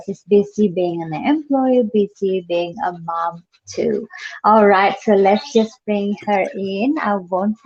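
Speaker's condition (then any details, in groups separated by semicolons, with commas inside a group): No condition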